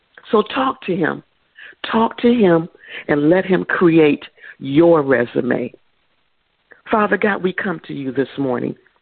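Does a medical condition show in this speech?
No.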